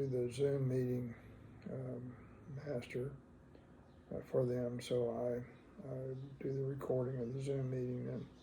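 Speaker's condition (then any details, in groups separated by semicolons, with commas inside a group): Parkinson's disease; no tremors, older-age diagnosis, micrographia, reduced arm swing; slow movement, dopamine medication with long overnight gap; quieter voice, not slurred, noticeably affected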